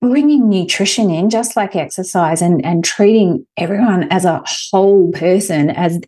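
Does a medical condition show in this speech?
No.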